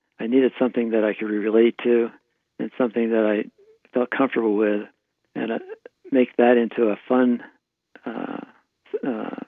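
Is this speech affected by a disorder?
Yes: Parkinson's disease; right hand tremor at onset, slack face, practices smiling, suspected cause fertilizer fumes, Magic Marker xylene.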